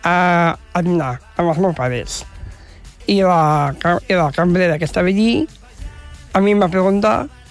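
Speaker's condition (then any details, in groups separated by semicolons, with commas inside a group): Down syndrome; adult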